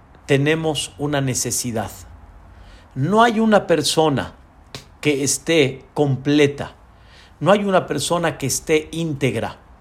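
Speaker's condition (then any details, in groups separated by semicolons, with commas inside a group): No condition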